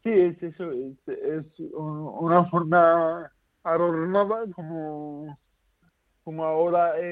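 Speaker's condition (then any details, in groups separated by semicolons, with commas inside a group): Cerebral palsy; no intellectual disability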